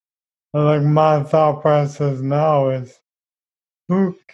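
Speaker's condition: ALS; wheelchair built

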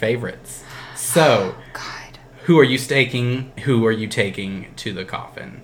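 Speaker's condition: No condition

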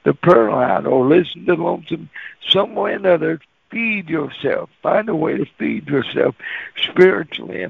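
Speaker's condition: Cerebral palsy; can't talk plain when nervous

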